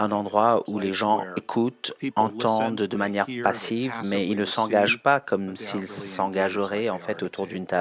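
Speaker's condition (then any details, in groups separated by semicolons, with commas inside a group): No condition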